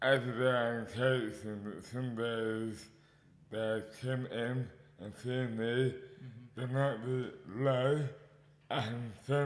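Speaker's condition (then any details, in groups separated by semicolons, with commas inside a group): Dystonia; mouth impairment affects speech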